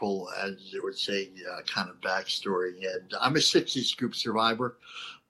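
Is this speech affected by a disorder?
Yes: cleft lip and palate; lisp.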